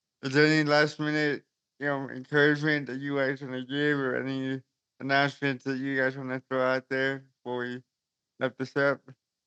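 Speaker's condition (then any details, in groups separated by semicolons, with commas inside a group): Cerebral palsy; since birth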